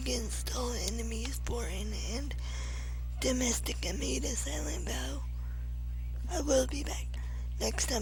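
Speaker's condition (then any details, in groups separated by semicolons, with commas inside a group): Cerebral palsy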